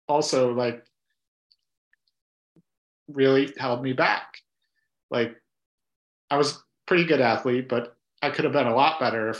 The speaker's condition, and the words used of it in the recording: Stuttering. And eventually I worked up to showing all of my stuttering all the time.